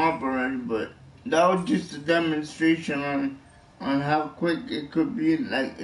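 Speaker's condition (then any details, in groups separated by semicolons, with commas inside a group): Cerebral palsy; with scoliosis, unable to walk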